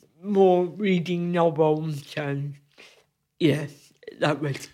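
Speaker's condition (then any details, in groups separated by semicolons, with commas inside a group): Cerebral palsy; careful movement needed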